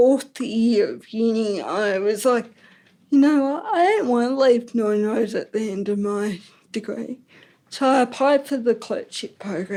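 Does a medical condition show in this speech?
Yes: ataxic cerebral palsy.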